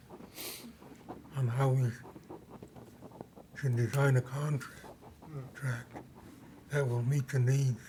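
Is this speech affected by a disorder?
Yes: Parkinson's disease; new medication.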